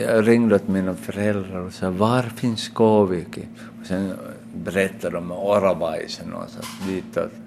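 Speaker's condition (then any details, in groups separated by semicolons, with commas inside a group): Aphasia after brain injury; word-finding difficulty, circumlocution, could not speak at first after injury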